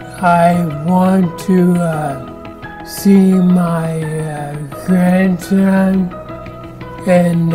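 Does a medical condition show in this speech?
Yes: ALS; speech onset; losing clear speech.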